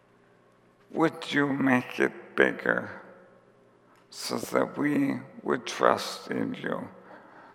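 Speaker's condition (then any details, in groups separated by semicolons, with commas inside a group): ALS; onset with tiredness and clumsiness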